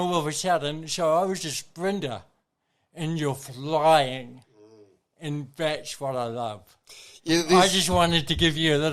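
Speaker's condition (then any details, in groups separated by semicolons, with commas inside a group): Cerebral palsy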